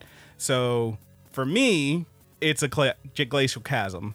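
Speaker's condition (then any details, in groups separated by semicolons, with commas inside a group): No condition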